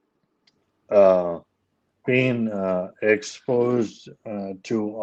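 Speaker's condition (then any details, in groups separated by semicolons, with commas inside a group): ALS; speech issues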